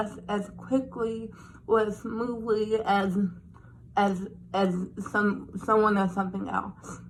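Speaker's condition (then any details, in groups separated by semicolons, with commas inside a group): Cerebral palsy; since birth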